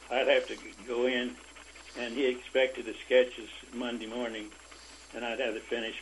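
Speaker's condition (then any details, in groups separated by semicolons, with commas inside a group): Parkinson's disease; interview recorded by telephone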